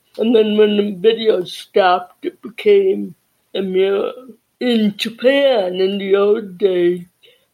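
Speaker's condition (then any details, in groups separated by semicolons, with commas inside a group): Deafness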